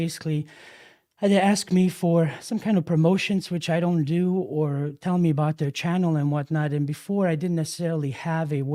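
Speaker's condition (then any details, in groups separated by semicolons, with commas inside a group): No condition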